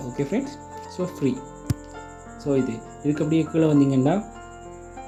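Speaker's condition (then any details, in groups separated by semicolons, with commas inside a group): No condition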